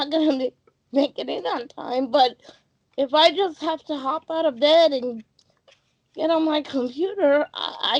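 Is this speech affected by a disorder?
Yes: cerebral palsy; speech therapy in childhood.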